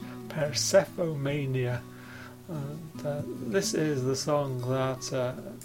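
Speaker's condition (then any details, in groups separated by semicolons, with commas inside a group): No condition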